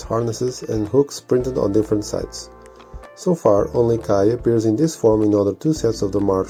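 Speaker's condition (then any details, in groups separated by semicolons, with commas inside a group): No condition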